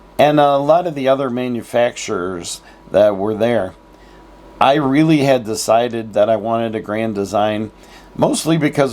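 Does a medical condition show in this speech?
No.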